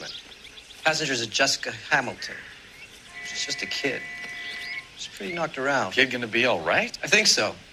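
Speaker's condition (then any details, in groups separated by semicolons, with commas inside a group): No condition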